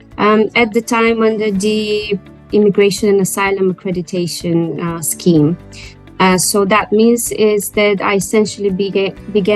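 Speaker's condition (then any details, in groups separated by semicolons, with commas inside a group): No condition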